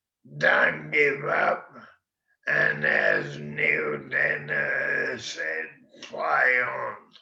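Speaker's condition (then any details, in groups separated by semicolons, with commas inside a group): MND; slower progressing form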